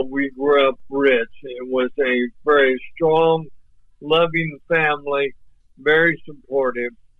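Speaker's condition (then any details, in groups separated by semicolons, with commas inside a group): ALS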